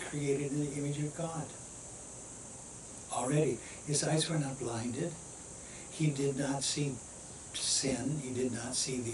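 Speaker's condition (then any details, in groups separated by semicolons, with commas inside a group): No condition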